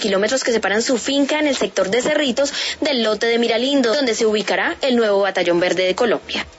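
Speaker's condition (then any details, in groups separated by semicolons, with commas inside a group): No condition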